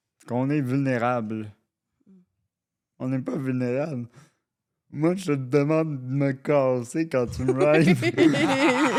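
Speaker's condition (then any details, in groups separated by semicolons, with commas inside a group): Cerebral palsy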